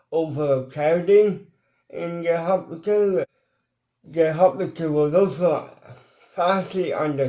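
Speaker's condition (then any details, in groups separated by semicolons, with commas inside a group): Cerebral palsy; mild, ataxic type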